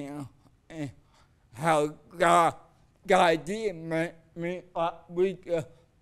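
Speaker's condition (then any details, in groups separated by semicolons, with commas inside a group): Cerebral palsy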